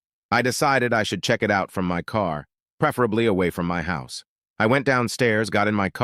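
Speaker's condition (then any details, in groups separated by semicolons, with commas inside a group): No condition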